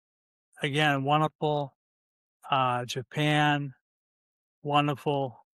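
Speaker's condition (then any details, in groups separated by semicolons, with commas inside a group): ALS; ALS, limb onset in fingers, hereditary C9 mutation; third or fourth year, middle stage, slow progression, spreading bulbar; still talks, early bulbar throat involvement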